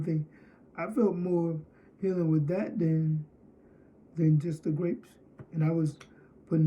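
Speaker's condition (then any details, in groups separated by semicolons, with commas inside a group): Cerebral palsy, spastic diplegia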